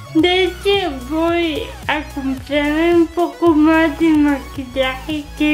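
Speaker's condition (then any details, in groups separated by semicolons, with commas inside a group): Cerebral palsy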